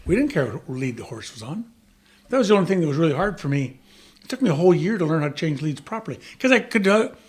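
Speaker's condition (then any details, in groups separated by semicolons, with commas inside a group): No condition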